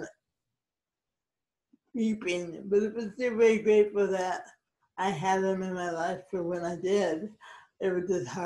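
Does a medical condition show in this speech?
Yes: cerebral palsy.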